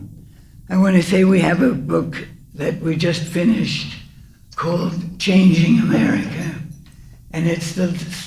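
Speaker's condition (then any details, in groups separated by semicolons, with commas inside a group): Parkinson's; speech difficulty attributed to disease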